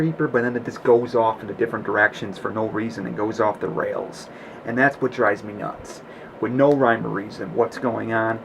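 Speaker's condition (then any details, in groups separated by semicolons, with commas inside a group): No condition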